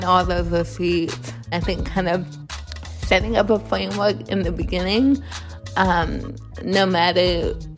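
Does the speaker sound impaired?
Yes: cerebral palsy; from birth, born two months premature, 2 pounds 12 ounces, significant motor skill delays, physical and occupational therapy as child.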